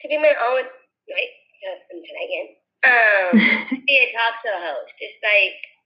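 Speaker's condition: Down syndrome; early intervention at UCLA in early childhood

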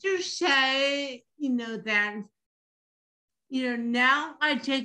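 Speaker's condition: Dysarthria after stroke; tracheotomy

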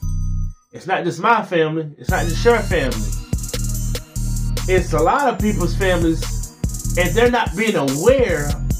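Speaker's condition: No condition

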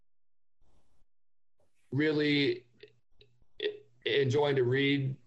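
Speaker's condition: Stutter; past speech therapy; not currently in speech therapy; stutters most on own name, noticeable right away to new people; blocks

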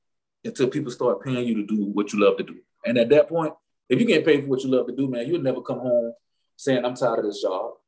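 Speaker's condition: No condition

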